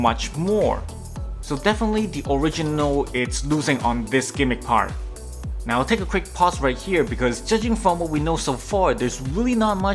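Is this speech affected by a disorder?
No.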